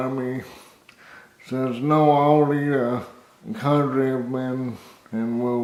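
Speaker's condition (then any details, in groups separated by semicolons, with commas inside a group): Cerebral palsy, severe; spastic type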